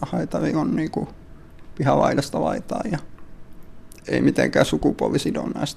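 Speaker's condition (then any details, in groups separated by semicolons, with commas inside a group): Duchenne muscular dystrophy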